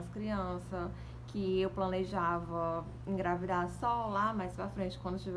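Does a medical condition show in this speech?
No.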